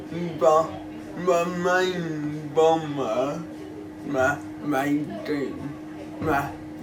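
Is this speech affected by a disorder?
Yes: cerebral palsy.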